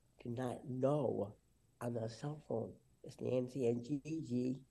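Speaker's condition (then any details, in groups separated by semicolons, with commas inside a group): Down syndrome; self advocate, gives speeches, guest speaker at Gigi's pre-COVID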